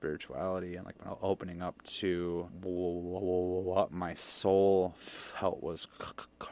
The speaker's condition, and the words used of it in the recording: Stuttering. When I feel safe, I don't care if I stutter because I also feel like I can make fun of my, you know, like my speech impediment